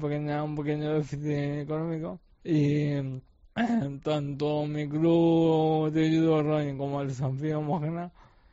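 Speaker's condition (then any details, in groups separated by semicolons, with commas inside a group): ALS; facial and mouth muscles affected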